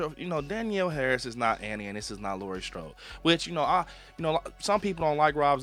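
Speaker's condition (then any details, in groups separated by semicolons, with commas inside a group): No condition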